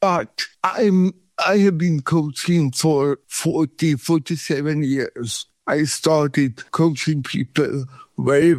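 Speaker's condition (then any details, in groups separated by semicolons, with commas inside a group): Cerebral palsy; cramps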